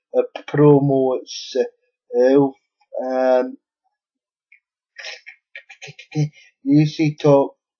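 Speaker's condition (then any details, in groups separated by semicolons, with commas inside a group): Cerebral palsy; unable to walk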